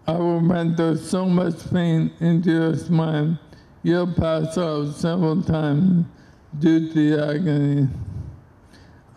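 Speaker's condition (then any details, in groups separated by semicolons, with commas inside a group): ALS; speech expected to be lost, relies on dictation software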